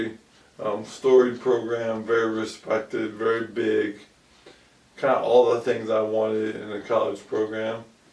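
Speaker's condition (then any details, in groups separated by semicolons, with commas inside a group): ALS; about 2 years since onset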